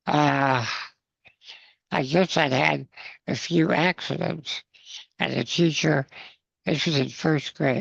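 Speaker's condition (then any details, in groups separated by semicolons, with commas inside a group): Spinal muscular atrophy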